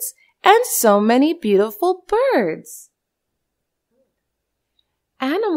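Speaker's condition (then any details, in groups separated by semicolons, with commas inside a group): No condition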